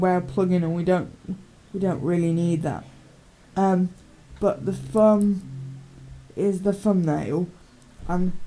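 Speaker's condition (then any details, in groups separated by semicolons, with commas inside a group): Cerebral palsy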